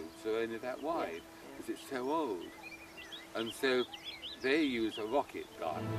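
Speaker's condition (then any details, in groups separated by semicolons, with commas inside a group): No condition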